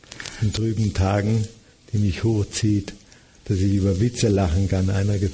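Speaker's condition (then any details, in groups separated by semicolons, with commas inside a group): Parkinson's disease; diagnosed at age 57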